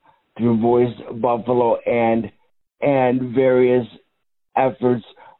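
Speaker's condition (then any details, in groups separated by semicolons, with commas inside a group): Cerebral palsy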